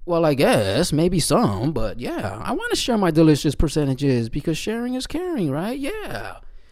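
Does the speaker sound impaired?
No.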